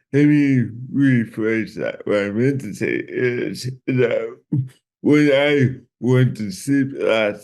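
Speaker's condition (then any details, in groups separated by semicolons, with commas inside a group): Cerebral palsy; from birth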